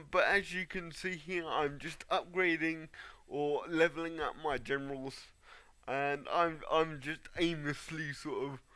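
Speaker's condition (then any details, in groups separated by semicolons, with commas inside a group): Cerebral palsy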